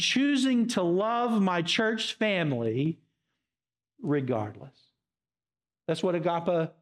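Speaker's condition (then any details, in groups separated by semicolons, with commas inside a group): No condition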